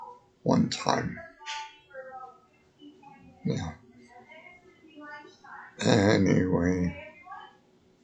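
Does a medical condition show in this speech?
Yes: multiple sclerosis; lives in care home.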